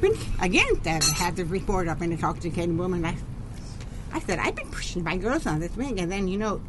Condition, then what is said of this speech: Deafness. But I heard okay at the time that I was learning speech and language. But my voice will always be different.